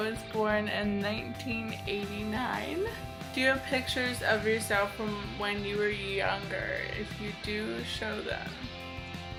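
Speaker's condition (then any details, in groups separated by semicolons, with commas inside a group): Cerebral palsy, mild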